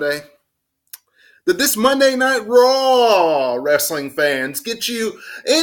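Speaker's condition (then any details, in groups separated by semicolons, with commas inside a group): No condition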